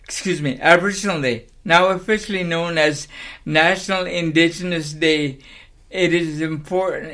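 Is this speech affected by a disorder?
Yes: cerebral palsy.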